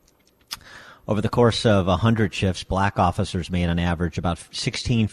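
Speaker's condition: No condition

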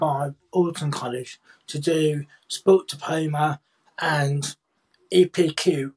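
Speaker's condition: Cerebral palsy, profound hearing loss; born three months premature, boccia class BC5 formerly BC2; speaks clearly despite deafness, BSL first language, primary school speech and language therapy

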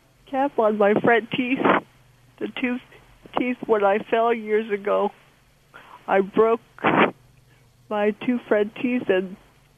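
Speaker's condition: Cerebral palsy; spastic muscles, two broken front teeth capped by dentist after fall years ago; hurting as usual, capped front tooth area turning black, roots likely dying, extraction proposed, no implant

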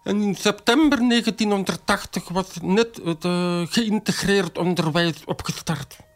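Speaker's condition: Deafness, acquired, bacterial meningitis; age 45, near-total silence, uses Flemish sign language and interpreters, identifies as deaf

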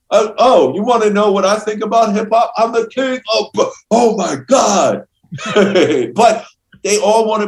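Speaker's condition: No condition

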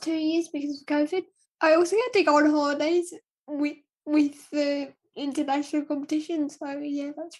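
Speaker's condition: Cerebral palsy; spastic dystonic quadriplegia, limits daily tasks such as getting dressed

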